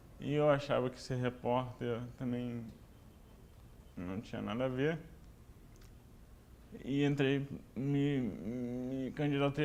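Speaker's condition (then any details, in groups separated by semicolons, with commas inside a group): Cerebral palsy; affects motor coordination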